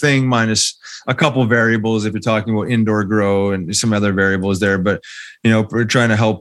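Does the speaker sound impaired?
No.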